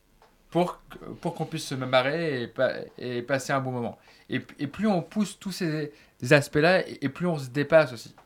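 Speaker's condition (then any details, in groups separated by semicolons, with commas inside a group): Stuttering; stuttering long experienced as difficult, took eloquence contest for people who stutter 7 years ago; frequent word and syllable repetitions, many fillers and hesitations; repeated sounds, repeated words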